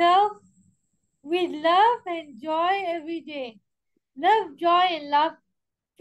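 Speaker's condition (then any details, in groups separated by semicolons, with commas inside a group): Cerebral palsy spastic quadriplegia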